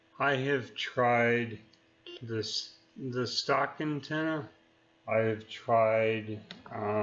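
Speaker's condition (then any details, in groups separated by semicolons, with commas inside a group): Neurological disease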